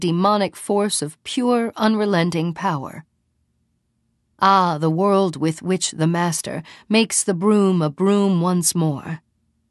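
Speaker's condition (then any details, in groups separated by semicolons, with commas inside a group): No condition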